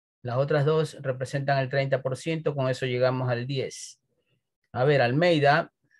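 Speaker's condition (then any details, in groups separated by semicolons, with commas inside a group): No condition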